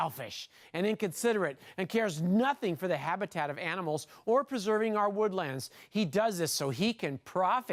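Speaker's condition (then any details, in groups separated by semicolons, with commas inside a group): No condition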